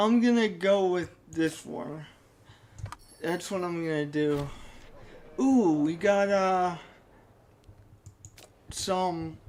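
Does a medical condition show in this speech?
Yes: cerebral palsy; only one hand usable.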